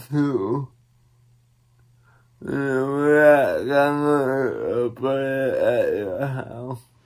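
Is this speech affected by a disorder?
Yes: cerebral palsy; atypical speech.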